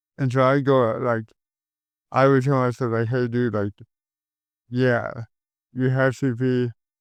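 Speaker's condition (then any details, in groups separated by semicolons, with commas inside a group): Cerebral palsy; caused by stroke at birth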